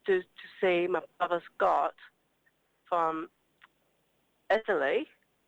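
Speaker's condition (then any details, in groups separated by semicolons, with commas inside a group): Down syndrome; congenital, life-shortening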